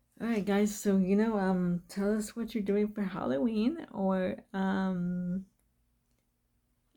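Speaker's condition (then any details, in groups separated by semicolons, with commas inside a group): Cerebral palsy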